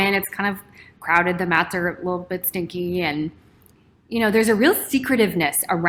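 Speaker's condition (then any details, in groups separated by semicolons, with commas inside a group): No condition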